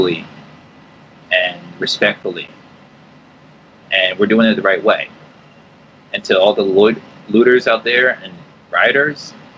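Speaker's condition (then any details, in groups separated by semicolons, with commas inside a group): No condition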